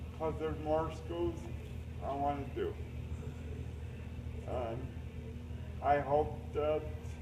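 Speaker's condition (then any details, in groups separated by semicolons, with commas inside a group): Cerebral palsy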